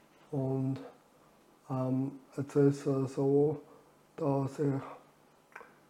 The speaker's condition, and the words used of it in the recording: ALS (motor neuron disease). Je knapper die Luft ist, umso anstrengender das Reden noch.